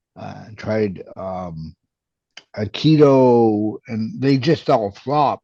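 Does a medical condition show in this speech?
Yes: cerebral palsy.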